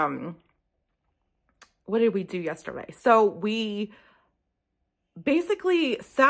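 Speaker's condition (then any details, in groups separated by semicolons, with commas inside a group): No condition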